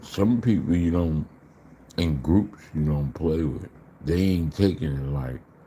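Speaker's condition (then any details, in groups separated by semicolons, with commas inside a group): Slurred speech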